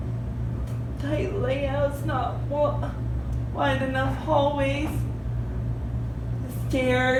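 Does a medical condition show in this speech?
Yes: cerebral palsy.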